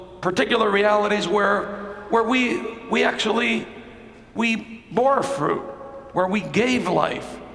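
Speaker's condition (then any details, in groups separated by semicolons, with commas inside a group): No condition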